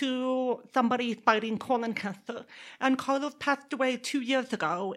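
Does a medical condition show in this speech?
Yes: deafness; reads lips, born in Texas; accent from deafness combined with Texas upbringing, speaks intelligibly.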